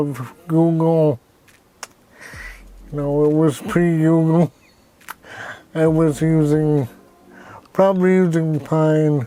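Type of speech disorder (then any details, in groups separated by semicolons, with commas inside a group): Dysarthria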